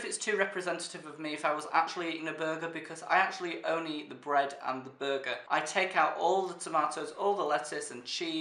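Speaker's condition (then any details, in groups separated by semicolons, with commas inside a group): No condition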